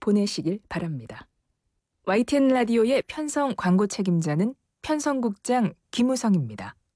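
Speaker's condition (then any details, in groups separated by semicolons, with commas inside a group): No condition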